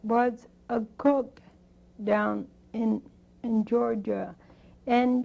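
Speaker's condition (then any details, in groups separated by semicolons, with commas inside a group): Spinocerebellar degeneration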